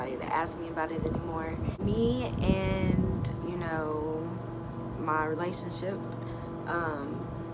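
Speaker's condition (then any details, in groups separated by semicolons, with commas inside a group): No condition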